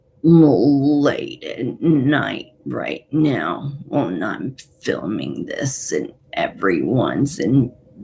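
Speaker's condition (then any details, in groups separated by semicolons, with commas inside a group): Parkinson's and essential tremor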